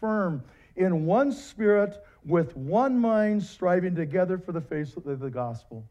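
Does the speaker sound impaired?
No.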